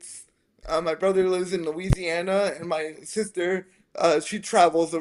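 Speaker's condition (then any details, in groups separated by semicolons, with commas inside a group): Spastic quadriplegic cerebral palsy; uses wheelchair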